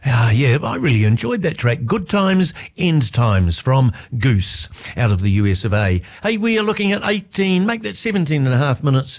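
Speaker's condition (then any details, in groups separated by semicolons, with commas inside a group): No condition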